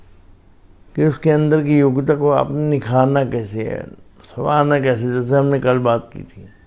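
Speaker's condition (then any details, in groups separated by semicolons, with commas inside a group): Cerebral palsy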